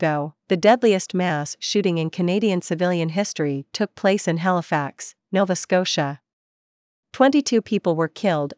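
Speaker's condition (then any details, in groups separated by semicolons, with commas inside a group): No condition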